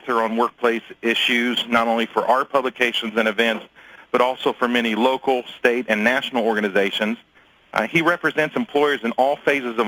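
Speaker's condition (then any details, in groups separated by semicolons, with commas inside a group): No condition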